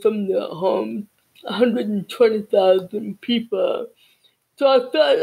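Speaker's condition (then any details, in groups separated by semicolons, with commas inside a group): Cerebral palsy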